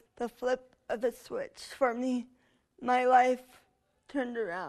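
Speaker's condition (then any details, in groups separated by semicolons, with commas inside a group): Cerebral palsy; congenital, born under 2 pounds, first 2 months on ventilator, wheelchair user since childhood; propels specially designed wheelchair with hand levers up Rocky Mountains trail, Colorado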